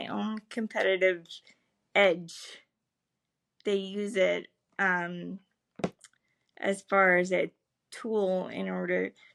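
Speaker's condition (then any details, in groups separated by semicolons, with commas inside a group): Cerebral palsy, spastic; able to speak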